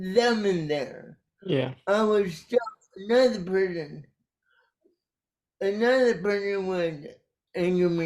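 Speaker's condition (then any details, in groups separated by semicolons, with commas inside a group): Cerebral palsy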